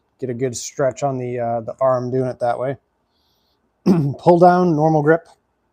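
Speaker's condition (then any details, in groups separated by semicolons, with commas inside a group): No condition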